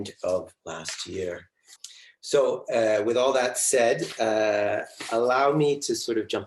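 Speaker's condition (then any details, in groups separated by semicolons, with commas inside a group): No condition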